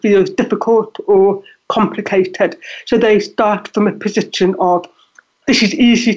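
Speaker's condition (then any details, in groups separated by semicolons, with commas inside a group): Deafness; deafness audible in voice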